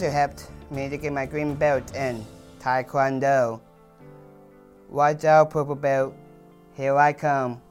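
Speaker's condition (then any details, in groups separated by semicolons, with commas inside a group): Down syndrome, trisomy 21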